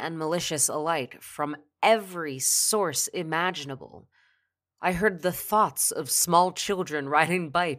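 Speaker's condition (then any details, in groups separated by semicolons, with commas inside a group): No condition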